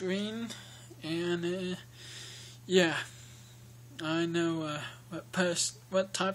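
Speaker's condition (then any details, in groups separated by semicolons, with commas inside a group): Cerebral palsy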